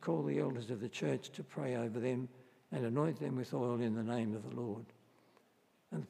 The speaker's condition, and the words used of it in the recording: Parkinson's disease. Don't worry about my voice. If it really cracks up, I'll